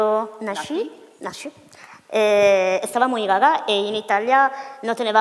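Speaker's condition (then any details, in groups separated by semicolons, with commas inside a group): No condition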